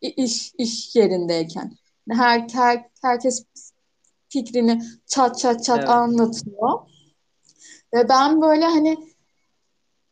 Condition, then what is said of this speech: Stuttering. Not düşelim de yani hani bu kötü değil ama hani ben özgürce kekelemeyi seçtim ve ben kendime her duyguyu yaşatmak istiyorum.